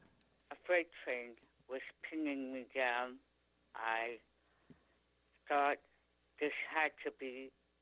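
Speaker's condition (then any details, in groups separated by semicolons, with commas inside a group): Tongue cancer; chronic sore throat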